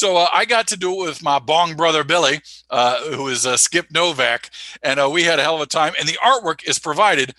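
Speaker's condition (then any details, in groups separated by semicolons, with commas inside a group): No condition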